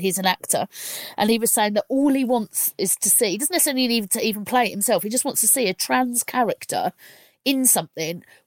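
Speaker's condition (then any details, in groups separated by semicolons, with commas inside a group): No condition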